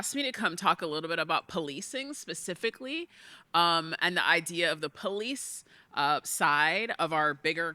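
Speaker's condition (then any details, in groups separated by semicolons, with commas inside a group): No condition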